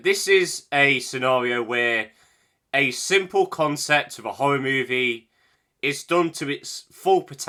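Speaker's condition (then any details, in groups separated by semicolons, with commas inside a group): No condition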